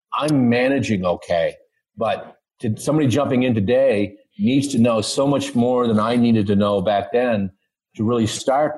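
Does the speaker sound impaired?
No.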